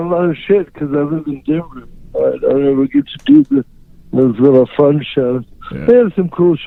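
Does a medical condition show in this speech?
Yes: cerebral palsy; unable to write or type.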